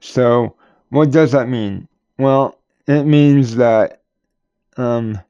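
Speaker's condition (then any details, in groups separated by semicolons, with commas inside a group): Cerebral palsy; tends to mess up words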